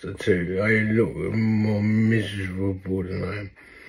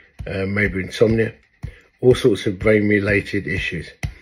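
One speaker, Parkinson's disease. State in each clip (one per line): Off state without rhythmic tapping cue
Off state with rhythmic tapping cue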